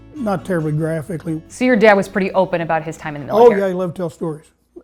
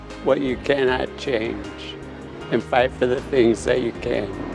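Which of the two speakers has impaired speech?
The second: ALS; over 5 years since diagnosis, wheelchair user; losing voice, uses headset with speaker.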